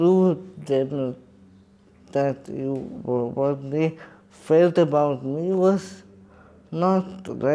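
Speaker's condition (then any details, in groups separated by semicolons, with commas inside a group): Cerebral palsy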